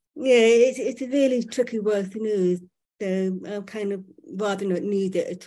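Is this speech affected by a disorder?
Yes: profoundly deaf, born profoundly deaf; profound deafness from birth, lip reading main communication, some British Sign Language (BSL), not fluent; relies on lip reading, needs people facing and speaking normally, no over-enunciating or shouting.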